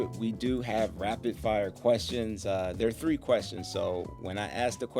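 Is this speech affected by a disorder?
No.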